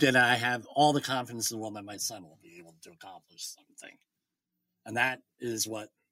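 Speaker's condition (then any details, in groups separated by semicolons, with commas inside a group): Bilateral cleft lip and palate; nine years of speech therapy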